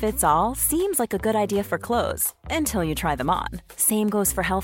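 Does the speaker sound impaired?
No.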